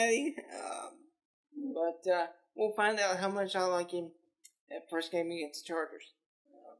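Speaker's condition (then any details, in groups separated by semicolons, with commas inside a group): Cerebral palsy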